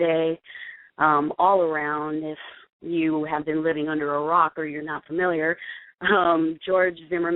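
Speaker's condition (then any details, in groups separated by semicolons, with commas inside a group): No condition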